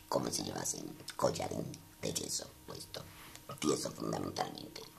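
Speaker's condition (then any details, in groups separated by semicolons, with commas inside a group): Total laryngectomy; total laryngectomy for laryngeal cancer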